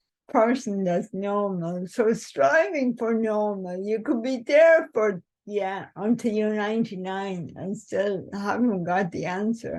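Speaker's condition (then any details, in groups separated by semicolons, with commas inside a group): Cerebral palsy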